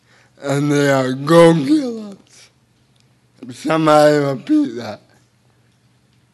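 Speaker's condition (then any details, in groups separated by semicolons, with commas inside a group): Cerebral palsy; involuntary hand movements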